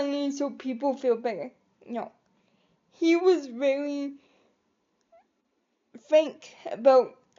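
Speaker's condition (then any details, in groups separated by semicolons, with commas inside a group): Cerebral palsy; quadriplegic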